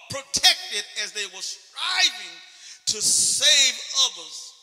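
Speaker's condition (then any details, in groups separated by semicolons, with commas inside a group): No condition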